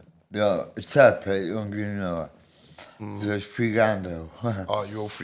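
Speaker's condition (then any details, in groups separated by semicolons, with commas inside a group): Medication-induced speech impediment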